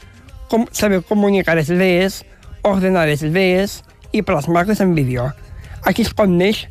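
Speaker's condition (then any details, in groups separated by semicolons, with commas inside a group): Down syndrome; genetic condition, told by parents in early childhood, understood gradually while growing up; adult; communicates clearly, less nervous than many guests, per host; practised structuring ideas through video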